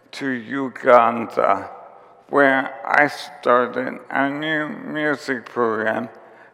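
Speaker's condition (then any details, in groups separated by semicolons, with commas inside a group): ALS; symptoms began about four years before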